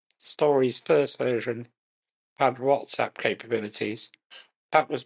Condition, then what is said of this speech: Muscular dystrophy. You're trying to find ways of saying things in the fewest amount of words possible to conserve your breath.